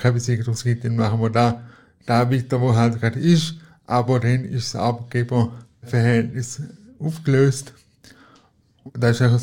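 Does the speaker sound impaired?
Yes: cerebral palsy; cerebral palsy from birth, physical not cognitive, wheelchair user, moved on knees as child.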